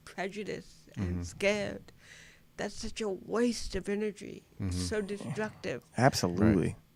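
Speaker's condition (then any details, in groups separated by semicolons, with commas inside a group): Cerebral palsy; lifelong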